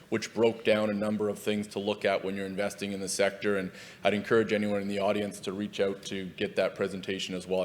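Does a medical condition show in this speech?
No.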